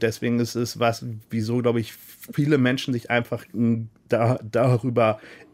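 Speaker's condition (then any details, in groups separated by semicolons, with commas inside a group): Stuttering; stuttering since school age at least, no pain; stutters openly, frequent public speaker and lecturer, rarely in media panel discussions; sometimes hung up on at hotlines, odd looks from listeners; repeated sounds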